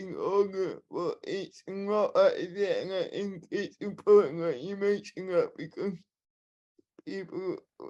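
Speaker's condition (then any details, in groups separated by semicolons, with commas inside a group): Cerebral palsy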